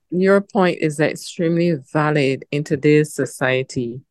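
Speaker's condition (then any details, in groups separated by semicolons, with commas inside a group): No condition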